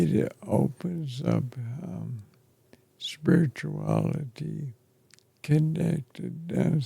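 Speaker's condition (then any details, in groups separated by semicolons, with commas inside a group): ALS; affects chest and throat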